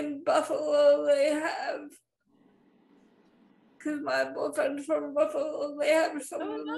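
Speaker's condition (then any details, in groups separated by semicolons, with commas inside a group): Spastic cerebral palsy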